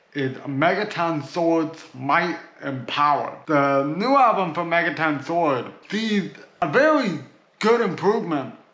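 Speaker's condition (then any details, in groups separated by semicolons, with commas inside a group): Cerebral palsy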